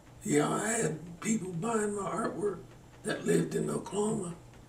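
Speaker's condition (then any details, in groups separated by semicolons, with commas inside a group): Parkinson's; slowing down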